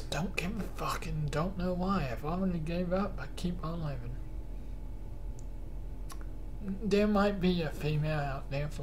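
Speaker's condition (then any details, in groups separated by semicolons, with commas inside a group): Cerebral palsy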